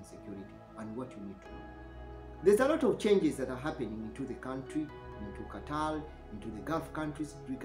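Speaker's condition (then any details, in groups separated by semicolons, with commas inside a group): No condition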